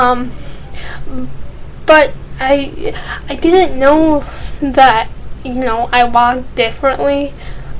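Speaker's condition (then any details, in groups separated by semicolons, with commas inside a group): Cerebral palsy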